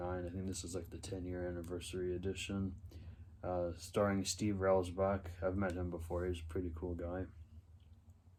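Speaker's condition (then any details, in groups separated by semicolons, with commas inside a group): No condition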